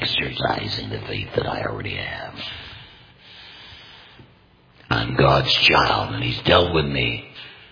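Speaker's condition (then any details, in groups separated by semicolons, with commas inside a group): Total laryngectomy; voice prosthesis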